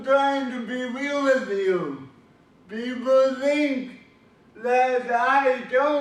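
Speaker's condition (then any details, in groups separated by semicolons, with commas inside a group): Cerebral palsy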